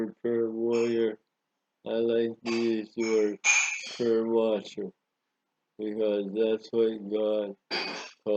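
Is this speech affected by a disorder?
Yes: Parkinson's disease.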